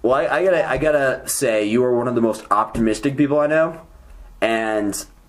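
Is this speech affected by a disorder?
No.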